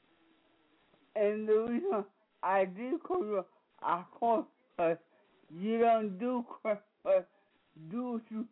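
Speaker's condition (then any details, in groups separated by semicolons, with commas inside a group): Speech impediment; disability; voice affected by disability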